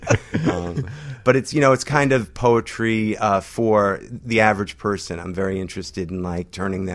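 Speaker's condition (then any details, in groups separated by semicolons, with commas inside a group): No condition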